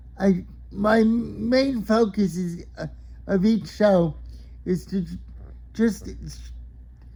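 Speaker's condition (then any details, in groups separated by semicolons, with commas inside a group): Cerebral palsy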